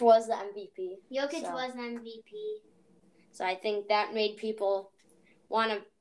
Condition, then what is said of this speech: None; typical speech.